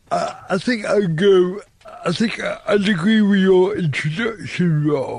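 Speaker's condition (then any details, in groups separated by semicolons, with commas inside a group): Cerebral palsy; difficulty with ch sound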